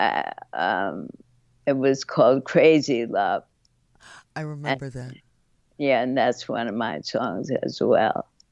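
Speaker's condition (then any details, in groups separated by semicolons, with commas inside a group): Parkinsonism from lyme disease; caused by Lyme disease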